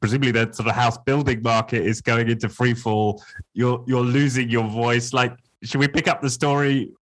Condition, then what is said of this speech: None; typical speech.